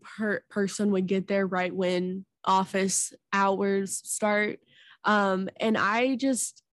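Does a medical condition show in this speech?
Yes: stuttering; stuttering with blocks, slowly accepting stutter; sees therapist; gets stuck, word and part-word repetitions, saying own name still hard; here repeated sounds.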